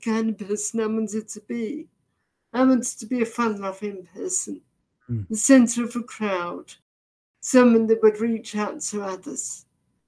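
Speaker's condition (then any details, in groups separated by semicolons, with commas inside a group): Deafness, severe; sees blurs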